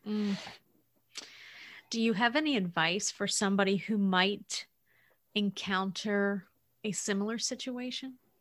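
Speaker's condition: No condition

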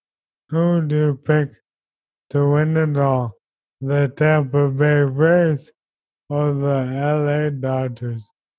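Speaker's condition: ALS; young onset

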